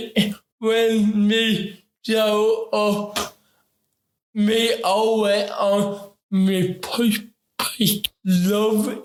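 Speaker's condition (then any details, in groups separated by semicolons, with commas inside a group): Ataxic cerebral palsy; affects talking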